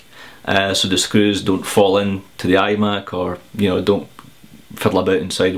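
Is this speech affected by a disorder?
No.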